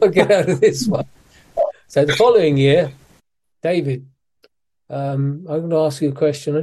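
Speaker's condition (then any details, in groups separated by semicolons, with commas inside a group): Parkinson's disease; physiotherapy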